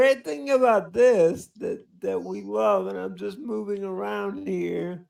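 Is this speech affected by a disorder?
Yes: cerebral palsy; speech sounds drunk.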